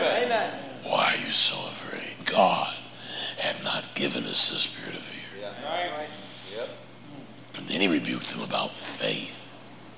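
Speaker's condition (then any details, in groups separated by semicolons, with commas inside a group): Laryngeal cancer; deep raspy 'Batman voice'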